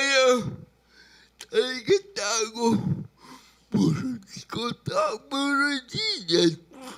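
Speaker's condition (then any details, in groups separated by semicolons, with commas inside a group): Brain lesion disability grade 1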